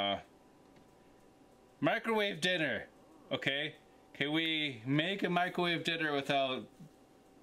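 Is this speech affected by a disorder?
No.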